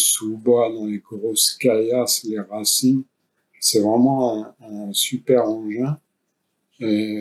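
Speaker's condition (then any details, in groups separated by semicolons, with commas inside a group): ALS; increasing difficulty speaking, mainly due to breath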